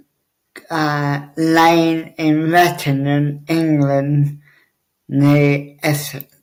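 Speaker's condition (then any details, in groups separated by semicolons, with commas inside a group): Cerebral palsy; obvious speech impediment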